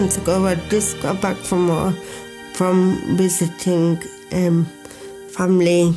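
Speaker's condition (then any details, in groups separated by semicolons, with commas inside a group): Cerebral palsy; affects hands, difficult handwriting; diagnosed at age 2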